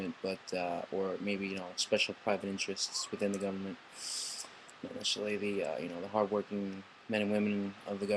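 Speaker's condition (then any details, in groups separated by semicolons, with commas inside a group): No condition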